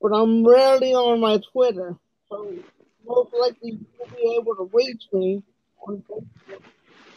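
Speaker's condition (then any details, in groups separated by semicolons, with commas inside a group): Cerebral palsy; uses wheelchair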